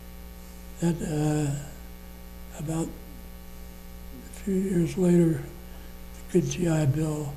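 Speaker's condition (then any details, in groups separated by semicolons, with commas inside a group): Parkinson's disease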